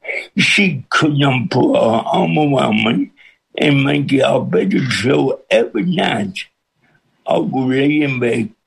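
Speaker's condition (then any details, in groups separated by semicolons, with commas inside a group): Cerebral palsy with speech impediment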